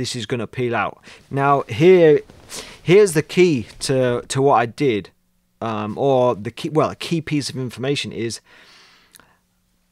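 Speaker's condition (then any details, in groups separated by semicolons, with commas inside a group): No condition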